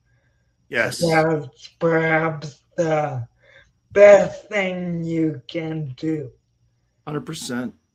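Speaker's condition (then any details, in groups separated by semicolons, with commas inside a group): Spinocerebellar ataxia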